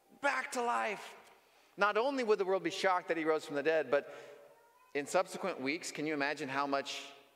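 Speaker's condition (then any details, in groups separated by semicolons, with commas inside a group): No condition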